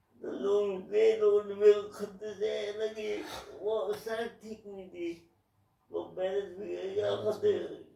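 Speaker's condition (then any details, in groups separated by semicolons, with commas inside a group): Cerebral palsy; from birth, spasticity, muscle tightness; self-developed mudra to reduce spasticity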